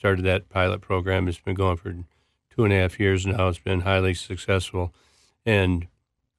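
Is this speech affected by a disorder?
Yes: Parkinson's disease; left hand clutching years before diagnosis, anxiety-triggered tremor, movement and coordination affected, diagnosed within two days via Peter Secchia; four years since diagnosis, movement specialist, speech therapy, Big and Loud therapy for movement, posture, voice; speech tough, learned voice correction in Big and Loud therapy.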